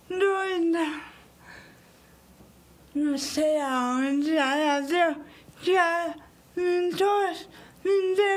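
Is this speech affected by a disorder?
Yes: cerebral palsy.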